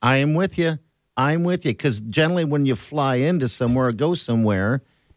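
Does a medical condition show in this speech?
No.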